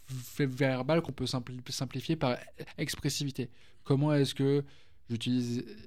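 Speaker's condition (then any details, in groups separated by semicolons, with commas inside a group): Stuttering; stuttering since early childhood, severe until age 20; until age 20 unable to say two words in a row, school oral work difficult; repeated sounds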